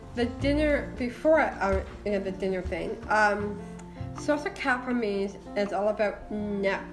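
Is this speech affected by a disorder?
Yes: Down syndrome.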